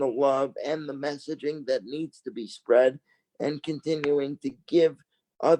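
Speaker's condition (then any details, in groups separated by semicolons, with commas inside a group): Cerebral palsy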